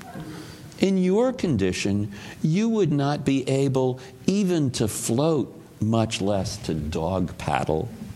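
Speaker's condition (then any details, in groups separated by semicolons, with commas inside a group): No condition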